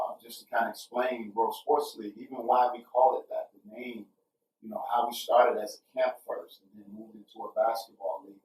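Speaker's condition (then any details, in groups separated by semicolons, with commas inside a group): No condition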